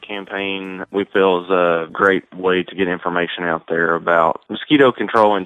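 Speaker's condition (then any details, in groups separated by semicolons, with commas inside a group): No condition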